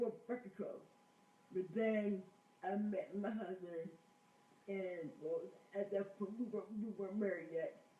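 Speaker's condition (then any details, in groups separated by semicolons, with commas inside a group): Cerebral palsy; diagnosed at 14 months, now 65; speech impediment sometimes noticeable, improved with speech therapy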